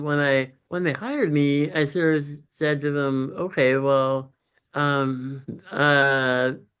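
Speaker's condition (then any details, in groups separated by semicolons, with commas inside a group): Congenital muscular dystrophy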